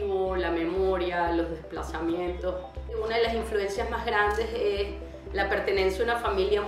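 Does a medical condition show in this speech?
No.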